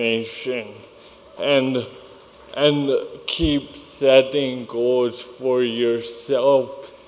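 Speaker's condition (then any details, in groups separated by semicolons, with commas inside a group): Cerebral palsy; high functioning, walks and talks; speech impediment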